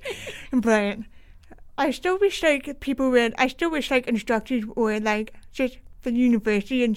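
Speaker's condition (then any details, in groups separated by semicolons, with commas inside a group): Deaf with cochlear implant, congenital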